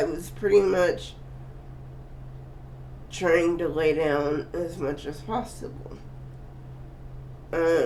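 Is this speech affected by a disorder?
Yes: cerebral palsy.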